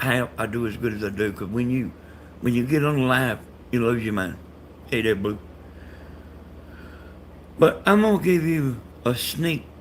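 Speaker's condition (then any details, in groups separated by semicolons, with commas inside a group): Brain bleed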